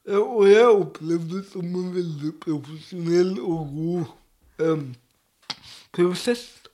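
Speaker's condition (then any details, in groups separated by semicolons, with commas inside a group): Cerebral palsy; speech difficulties, often mistaken for being drunk even when sober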